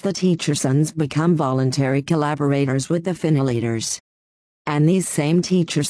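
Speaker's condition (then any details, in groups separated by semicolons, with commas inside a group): No condition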